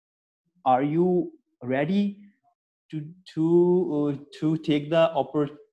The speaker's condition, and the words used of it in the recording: Stuttering. The stage I'm here now, like I still have stammering, because once you are a stammerer, you are always a stammerer.